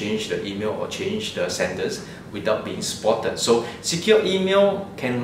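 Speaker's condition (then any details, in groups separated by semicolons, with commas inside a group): No condition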